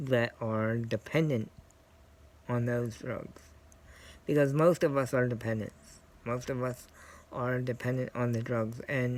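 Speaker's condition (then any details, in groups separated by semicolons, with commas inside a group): Cerebral palsy; scoliosis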